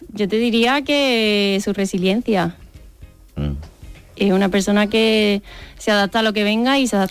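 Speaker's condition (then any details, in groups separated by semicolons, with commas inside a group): No condition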